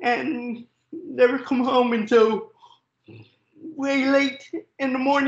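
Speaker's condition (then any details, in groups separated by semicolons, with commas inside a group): Cerebral palsy; third stage, wheelchair most of day; speech not impaired, sometimes hyperventilates when talking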